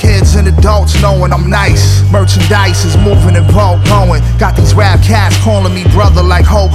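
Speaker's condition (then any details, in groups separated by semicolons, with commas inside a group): No condition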